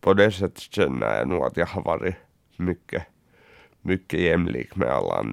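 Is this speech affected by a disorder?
Yes: cerebral palsy; congenital, born two months premature at 1.69 kg, underdeveloped lungs, electric wheelchair user, cannot run, childhood habilitation courses at Folkhälsan; uses wheelchair.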